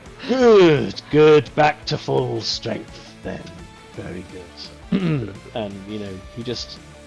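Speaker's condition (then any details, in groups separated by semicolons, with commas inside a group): No condition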